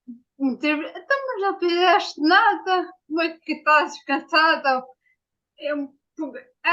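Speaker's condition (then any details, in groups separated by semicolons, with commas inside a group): Ataxia; ataxia after brain injury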